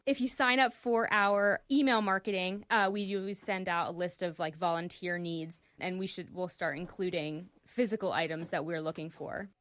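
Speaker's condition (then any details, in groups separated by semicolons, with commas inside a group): No condition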